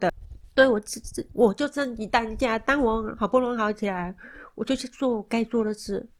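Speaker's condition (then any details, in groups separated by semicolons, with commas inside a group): Moderate-to-severe hearing loss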